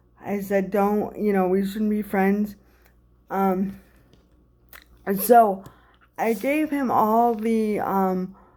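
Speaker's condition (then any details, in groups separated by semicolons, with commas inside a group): Cerebral palsy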